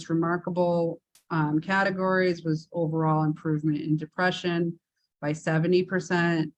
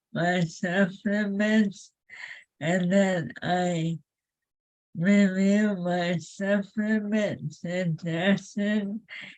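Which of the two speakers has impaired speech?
The second: ALS; face improved, feet move faster.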